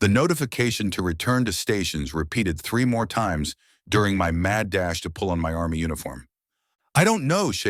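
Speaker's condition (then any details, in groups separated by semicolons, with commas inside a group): No condition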